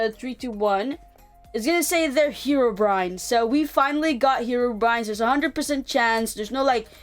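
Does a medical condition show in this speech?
No.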